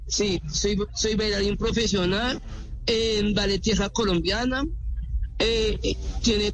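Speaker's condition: Down syndrome; 24 years old

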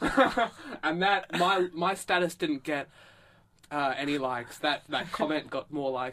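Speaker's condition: No condition

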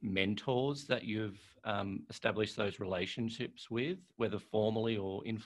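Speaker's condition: No condition

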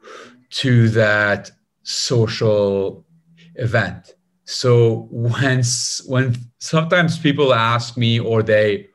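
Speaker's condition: Stutter; lifelong stutter, breathing technique from speech course also done by Gareth Gates, joined Toastmasters; still stutters in six languages, controls stutter with breathing technique; debilitating stutter, avoided speaking about 25 years, stutter evident when speaking, pauses resemble internet lag; repeated sounds, repeated words

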